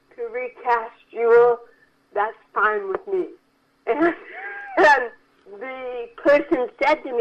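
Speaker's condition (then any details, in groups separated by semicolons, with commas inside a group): Cerebral palsy; from birth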